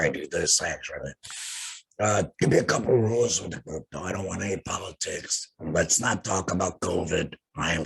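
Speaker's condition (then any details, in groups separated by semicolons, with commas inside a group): Laryngectomy; total laryngectomy for head and neck cancer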